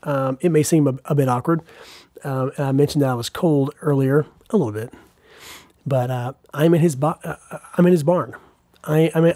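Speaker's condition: Stuttering; man aged 40; stutter can make speech awkward; prolonged sounds

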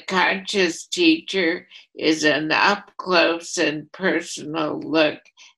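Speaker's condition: ALS, primary lateral sclerosis; voice affected

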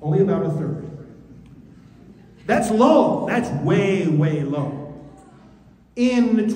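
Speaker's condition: No condition

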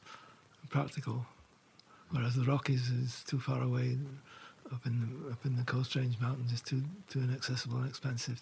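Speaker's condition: Parkinson's; diagnosed about 4 years ago

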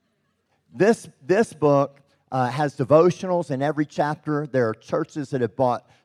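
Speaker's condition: Cleft lip and palate; expected never to be able to speak

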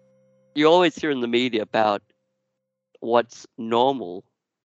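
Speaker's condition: Duchenne muscular dystrophy; genetic, progressive

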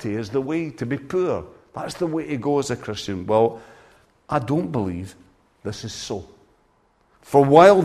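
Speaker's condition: No condition

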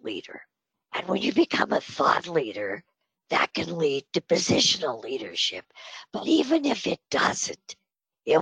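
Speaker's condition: Spasmodic dysphonia; treated with Botox

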